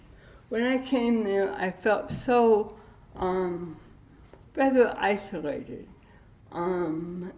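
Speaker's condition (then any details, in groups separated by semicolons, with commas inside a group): Cerebral palsy with dystonia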